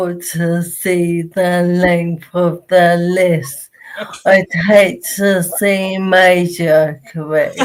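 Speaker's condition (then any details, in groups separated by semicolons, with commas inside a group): Motor neurone disease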